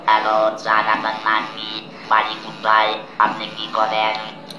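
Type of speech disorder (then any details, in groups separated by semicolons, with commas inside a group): Electrolarynx speech; laryngeal surgery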